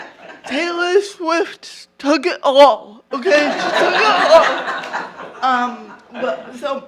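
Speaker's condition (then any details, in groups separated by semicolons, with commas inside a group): Cerebral palsy; atypical voice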